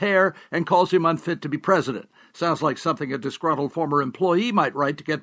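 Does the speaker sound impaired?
No.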